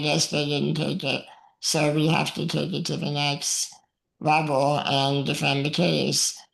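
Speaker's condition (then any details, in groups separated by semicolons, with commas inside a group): Muscular dystrophy; uses wheelchair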